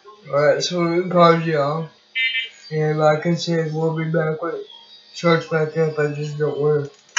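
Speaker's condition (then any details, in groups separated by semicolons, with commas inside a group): Cerebral palsy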